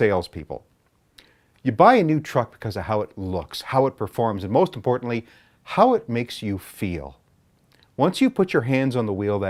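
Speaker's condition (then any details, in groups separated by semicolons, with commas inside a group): No condition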